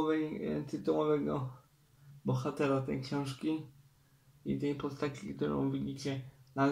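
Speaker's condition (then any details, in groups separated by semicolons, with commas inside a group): Cerebral palsy; uses wheelchair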